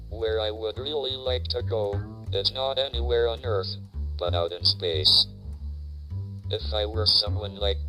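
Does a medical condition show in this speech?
Yes: ALS, through a speech-generating device.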